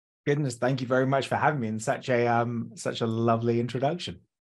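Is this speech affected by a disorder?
No.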